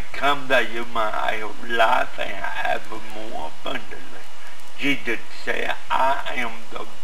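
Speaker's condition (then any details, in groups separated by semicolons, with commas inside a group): Cerebral palsy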